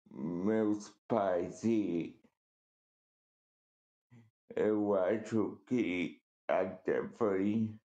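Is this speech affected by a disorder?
Yes: cerebral palsy; nurse induced a dose during delivery.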